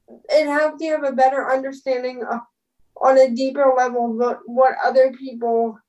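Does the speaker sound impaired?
Yes: spastic cerebral palsy; spastic cerebral palsy with rare dystonia, all four limbs, more severe than Mihai's; dystonia increases spasms in back and legs, mostly manual wheelchair, powered when unable to push.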